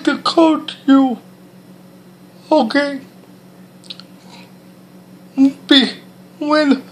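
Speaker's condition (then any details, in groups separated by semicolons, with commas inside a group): Cerebral palsy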